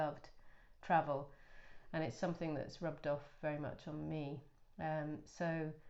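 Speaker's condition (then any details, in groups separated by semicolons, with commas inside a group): No condition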